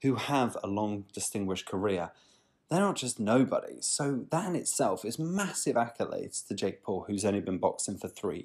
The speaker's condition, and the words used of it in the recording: No condition.